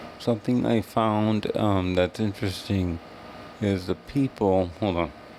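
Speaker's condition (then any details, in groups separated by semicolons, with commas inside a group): Cerebral palsy; wheelchair user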